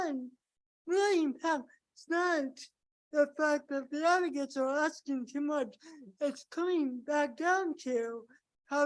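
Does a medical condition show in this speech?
Yes: cerebral palsy; from birth, affects movement.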